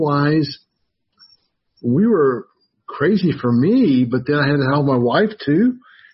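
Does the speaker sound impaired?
Yes: Wernicke's aphasia after stroke; Wernicke's aphasia from stroke, speech therapy in inpatient rehab at Shands, Gainesville; could not speak at stroke onset, now talks fairly well, difficulty when others talk to him.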